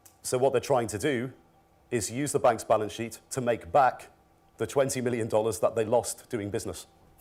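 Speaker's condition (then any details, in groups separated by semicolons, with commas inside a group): No condition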